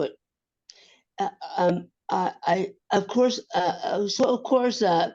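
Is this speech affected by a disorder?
Yes: acquired brain injury; ongoing recovery.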